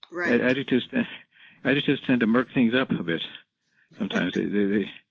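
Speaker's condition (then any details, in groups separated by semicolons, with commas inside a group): Parkinson's disease, rigidity-predominant, no tremor; gait mainly affected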